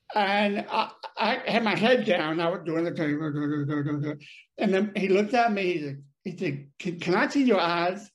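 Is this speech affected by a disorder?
Yes: deafness; speech problem, mocked in childhood for talking funny and too loud.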